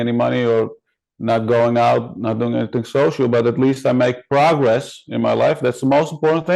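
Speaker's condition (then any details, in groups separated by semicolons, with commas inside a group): No condition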